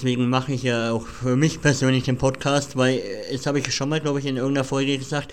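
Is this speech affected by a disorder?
Yes: cleft palate; cleft palate present since childhood, speech impediment; voice may audibly show the cleft, says by the norm listeners would find podcasting unlistenable.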